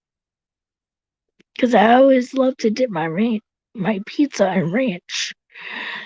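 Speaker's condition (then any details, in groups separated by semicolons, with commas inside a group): Cerebral palsy; visible disability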